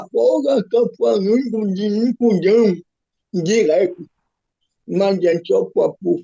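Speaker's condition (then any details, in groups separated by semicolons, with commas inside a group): Cerebral palsy; physical disability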